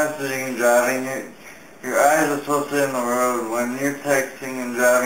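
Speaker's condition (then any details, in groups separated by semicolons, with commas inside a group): Traumatic brain injury; car accident; needs prompting to breathe while talking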